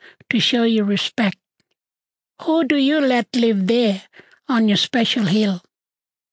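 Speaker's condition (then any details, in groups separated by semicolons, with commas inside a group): No condition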